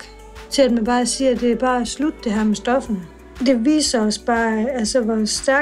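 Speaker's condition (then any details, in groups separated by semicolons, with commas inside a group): No condition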